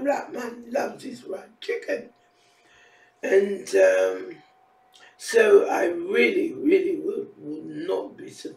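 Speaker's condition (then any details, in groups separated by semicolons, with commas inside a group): Facial palsy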